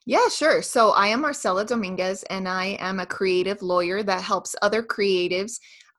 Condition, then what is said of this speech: No condition.